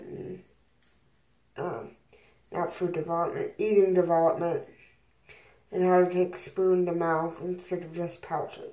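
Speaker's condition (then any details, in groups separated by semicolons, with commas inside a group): Cerebral palsy; both hands affected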